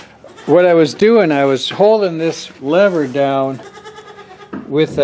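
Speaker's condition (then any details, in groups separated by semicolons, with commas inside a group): No condition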